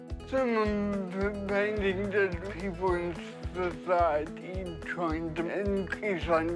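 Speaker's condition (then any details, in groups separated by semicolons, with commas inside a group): Cerebral palsy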